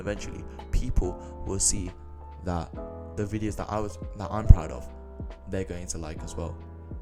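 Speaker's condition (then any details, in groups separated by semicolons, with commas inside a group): No condition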